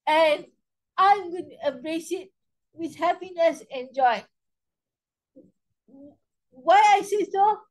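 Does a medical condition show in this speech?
Yes: cerebral palsy spastic quadriplegia.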